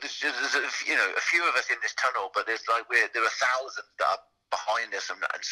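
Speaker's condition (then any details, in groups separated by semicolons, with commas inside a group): No condition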